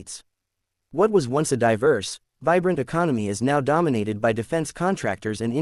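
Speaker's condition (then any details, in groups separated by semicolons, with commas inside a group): No condition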